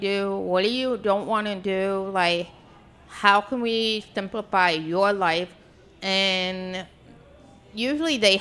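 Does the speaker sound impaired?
Yes: deafness; deaf since childhood, 10 years of speech therapy, may not notice speech from behind; speaks really well, deafness often unnoticed.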